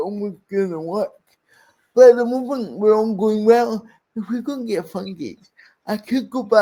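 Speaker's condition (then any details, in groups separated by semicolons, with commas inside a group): Cerebral palsy; speech impairment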